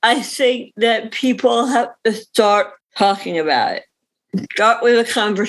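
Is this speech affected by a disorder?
Yes: cerebral palsy; visible cerebral palsy.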